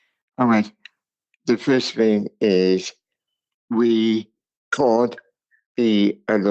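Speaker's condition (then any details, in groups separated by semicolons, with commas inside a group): Cerebral palsy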